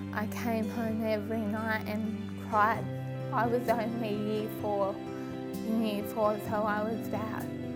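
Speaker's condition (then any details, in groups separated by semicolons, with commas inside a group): Cerebral palsy; birth injury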